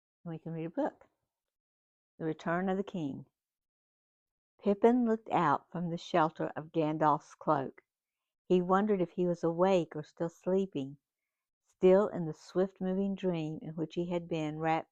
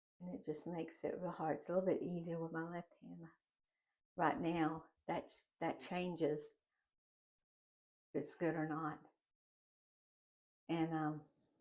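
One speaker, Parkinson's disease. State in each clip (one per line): DBS on
DBS off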